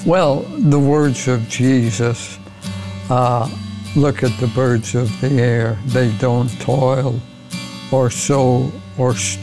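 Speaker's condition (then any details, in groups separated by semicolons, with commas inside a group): ALS; initial prognosis 2 to 5 years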